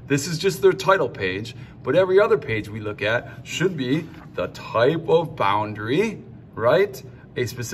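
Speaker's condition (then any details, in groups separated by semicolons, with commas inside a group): No condition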